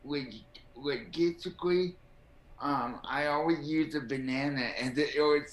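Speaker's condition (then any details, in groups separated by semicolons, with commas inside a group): Cerebral palsy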